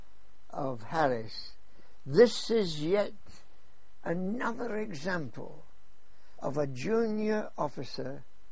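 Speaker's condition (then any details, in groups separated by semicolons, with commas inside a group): No condition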